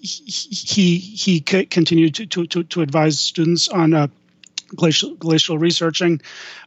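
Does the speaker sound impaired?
Yes: stuttering; lifelong stutter; may freeze up mid-speech, then gets back on a roll; here repeated sounds, prolonged sounds.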